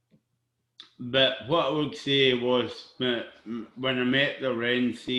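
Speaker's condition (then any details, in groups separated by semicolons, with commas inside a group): Cerebral palsy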